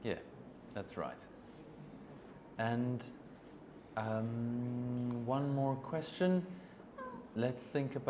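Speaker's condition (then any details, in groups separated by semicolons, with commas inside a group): No condition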